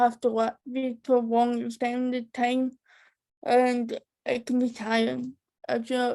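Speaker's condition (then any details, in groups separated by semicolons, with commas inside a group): Cerebral palsy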